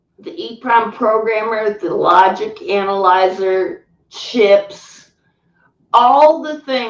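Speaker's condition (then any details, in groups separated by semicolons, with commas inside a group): Cerebral palsy; from birth, tracheotomy; voice shaped by tracheotomy, regular voice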